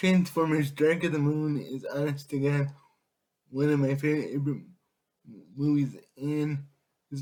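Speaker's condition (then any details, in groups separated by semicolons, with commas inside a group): Cerebral palsy; able to speak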